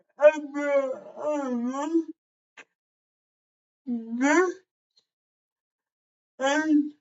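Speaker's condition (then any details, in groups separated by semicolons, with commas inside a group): Cerebral palsy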